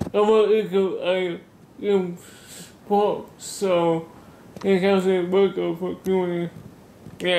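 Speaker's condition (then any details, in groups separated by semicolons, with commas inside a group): Cerebral palsy; body affected; speech disability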